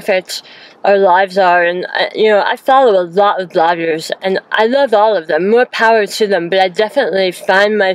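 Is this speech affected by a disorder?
Yes: hemi-glossectomy for oral cancer, hemiglossectomy; tongue tethered to cheek.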